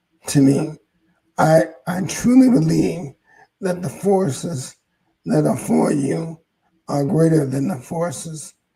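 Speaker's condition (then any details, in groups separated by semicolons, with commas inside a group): ALS; hoarse voice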